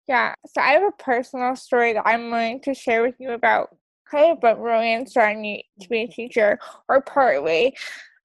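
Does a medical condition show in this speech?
Yes: cerebral palsy; wheelchair use.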